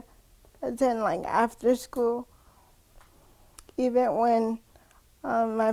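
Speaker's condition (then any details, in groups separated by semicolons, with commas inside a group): Cerebral palsy; from birth, wheelchair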